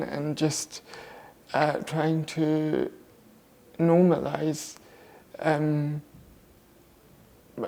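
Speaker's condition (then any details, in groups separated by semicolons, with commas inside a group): Cerebral palsy; left-sided muscle tension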